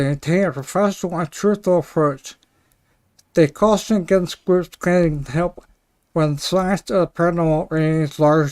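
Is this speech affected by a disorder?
Yes: ataxia; may slur speech, may sound drunk.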